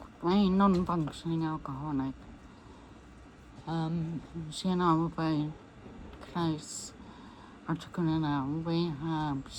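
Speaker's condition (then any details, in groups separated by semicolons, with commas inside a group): MND; voice may be difficult to understand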